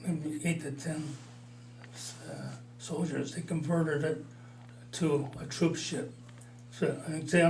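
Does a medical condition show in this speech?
Yes: Parkinson's disease; mild, about four years.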